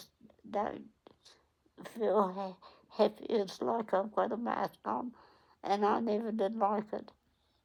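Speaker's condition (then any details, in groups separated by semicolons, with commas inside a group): Cerebral palsy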